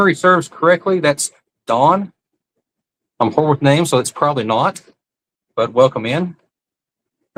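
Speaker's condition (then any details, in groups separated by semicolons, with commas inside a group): No condition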